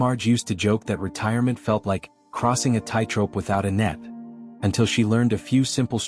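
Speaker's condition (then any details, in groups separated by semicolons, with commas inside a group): No condition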